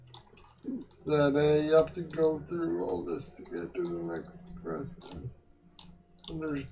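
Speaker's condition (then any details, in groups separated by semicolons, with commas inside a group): Quadriplegic cerebral palsy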